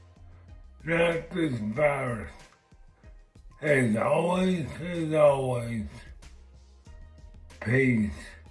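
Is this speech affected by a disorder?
Yes: multiple sclerosis.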